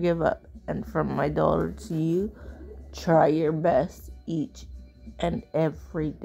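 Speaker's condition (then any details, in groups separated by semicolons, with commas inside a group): Cerebral palsy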